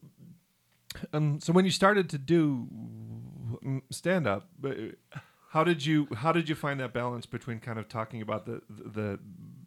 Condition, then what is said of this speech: Stuttering. I perform occasionally, and I stutter.